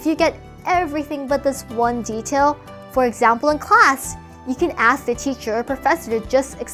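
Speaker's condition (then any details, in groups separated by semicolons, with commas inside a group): No condition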